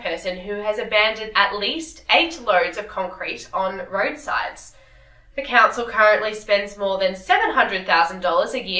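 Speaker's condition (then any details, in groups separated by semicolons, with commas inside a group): No condition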